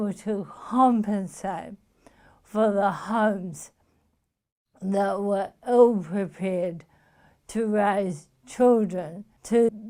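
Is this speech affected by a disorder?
Yes: motor neuron disease.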